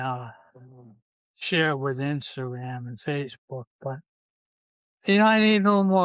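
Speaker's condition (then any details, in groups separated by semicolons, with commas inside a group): ALS, C9 mutation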